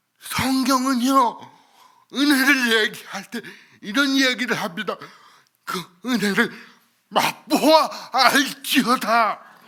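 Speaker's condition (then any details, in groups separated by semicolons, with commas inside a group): Cerebral palsy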